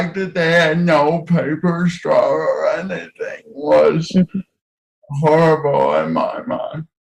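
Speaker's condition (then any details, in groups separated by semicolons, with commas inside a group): Cerebral palsy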